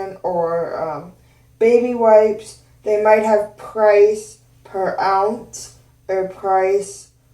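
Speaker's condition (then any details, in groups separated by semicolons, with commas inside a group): Cerebral palsy; both hands affected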